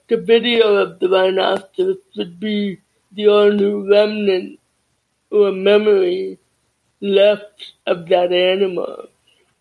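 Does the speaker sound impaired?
Yes: cerebral palsy and deafness.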